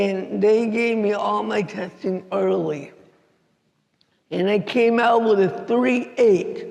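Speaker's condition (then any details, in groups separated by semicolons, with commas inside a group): Cerebral palsy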